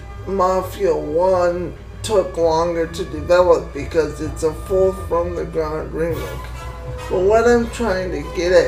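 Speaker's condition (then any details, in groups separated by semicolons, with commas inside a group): Cerebral palsy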